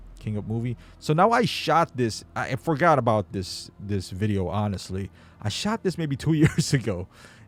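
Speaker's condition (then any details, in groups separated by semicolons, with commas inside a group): No condition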